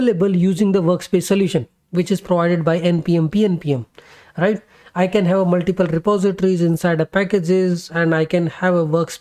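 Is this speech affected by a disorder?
No.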